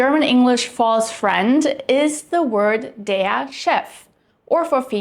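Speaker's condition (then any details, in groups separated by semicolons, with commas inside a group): No condition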